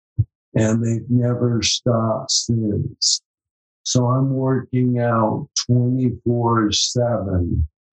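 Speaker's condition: ALS; spasticity

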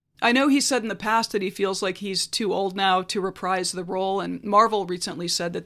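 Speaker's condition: No condition

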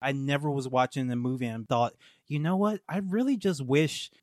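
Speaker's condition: No condition

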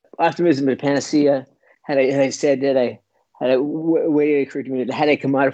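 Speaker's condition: Parkinson's disease; spinal tumor threatening paralysis removed by Dr. Fedor at Johns Hopkins

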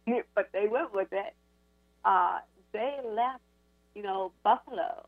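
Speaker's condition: Cerebral palsy; from infancy

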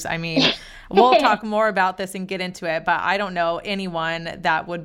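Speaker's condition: No condition

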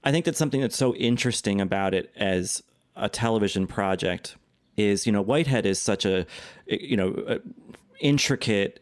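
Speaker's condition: No condition

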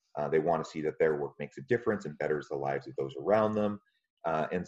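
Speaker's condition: No condition

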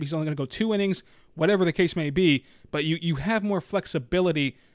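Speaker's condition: No condition

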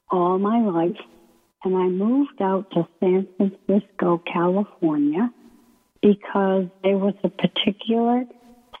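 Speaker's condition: ALS; about three years since onset, two since diagnosis, progressed, needs Beasy board for transfers

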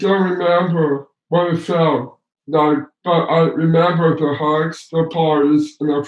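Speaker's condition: Down syndrome; took a while to learn and deliver a speech, practices before speaking, does 6-minute public speeches

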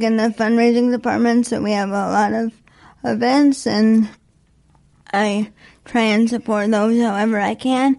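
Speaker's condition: Spastic quadriplegic cerebral palsy, severe; lack of brain oxygen at birth, born 3 months premature, birth weight 1 pound 14 ounces, all muscles very tight; tightness audible in voice, attributed to excitement, able to talk unlike many with severe CP

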